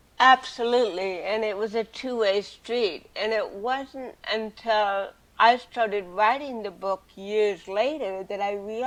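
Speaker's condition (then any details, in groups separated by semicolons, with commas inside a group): Cerebral palsy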